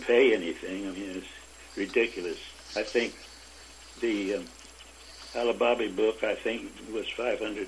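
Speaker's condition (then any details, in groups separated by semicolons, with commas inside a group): Parkinson's disease; about 25 years since onset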